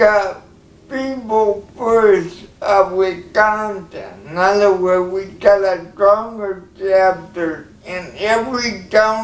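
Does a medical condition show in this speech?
Yes: cerebral palsy.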